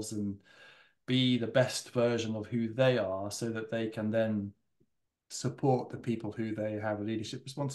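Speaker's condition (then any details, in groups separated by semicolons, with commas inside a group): No condition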